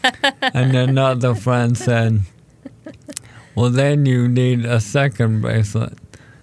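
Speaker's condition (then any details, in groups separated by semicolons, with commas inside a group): ALS; diagnosed almost 4 years ago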